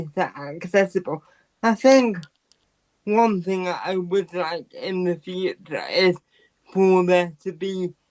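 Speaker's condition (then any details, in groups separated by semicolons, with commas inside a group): Quadriplegic cerebral palsy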